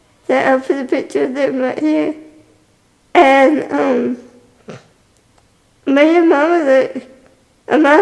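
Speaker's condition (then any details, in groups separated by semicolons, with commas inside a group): Spinal muscular atrophy type 2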